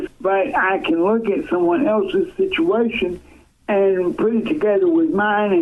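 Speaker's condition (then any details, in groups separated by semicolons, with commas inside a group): Cerebral palsy, severe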